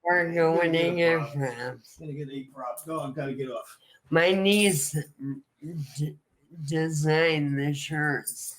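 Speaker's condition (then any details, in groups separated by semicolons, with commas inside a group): ALS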